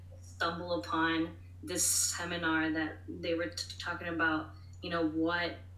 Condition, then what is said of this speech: Stuttering. Yeah, so just before we start, I'm a person who stutters, so you'll hear some moments of stuttering.